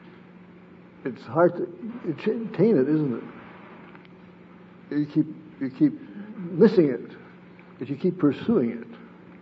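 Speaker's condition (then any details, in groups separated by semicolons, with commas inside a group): Parkinson's disease; sleep disrupted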